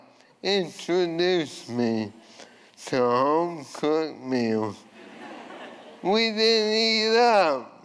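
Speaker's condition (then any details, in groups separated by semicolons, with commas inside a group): ALS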